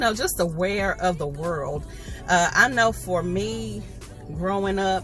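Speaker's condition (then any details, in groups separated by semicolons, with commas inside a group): No condition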